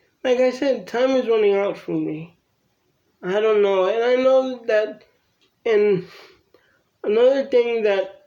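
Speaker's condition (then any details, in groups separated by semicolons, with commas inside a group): Cerebral palsy; from birth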